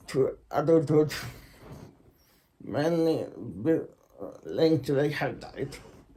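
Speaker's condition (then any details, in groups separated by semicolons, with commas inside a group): Secondary intracranial hypertension; progressive, long misdiagnosed as cerebral palsy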